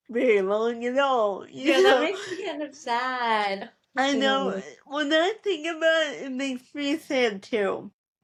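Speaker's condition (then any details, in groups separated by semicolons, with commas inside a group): Cerebral palsy; spastic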